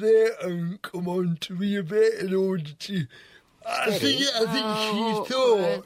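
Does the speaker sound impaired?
Yes: cerebral palsy; wheelchair user.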